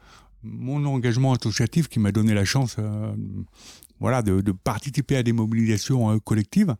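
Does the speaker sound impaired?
Yes: profound deafness from birth; profound congenital deafness, behind-the-ear hearing aids, cued speech (LPC), sign language learned later, younger sister also deaf.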